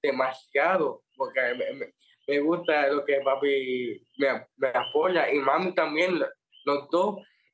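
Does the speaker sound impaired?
Yes: Down syndrome; adult man aged 26 to 27.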